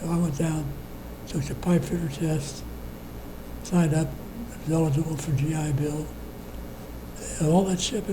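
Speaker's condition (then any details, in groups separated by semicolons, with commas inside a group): Parkinson's disease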